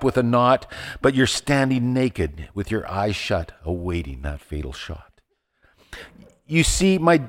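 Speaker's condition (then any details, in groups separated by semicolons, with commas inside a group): No condition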